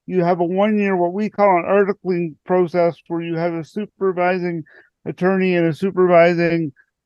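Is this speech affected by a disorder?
Yes: cerebral palsy; mainly manual wheelchair.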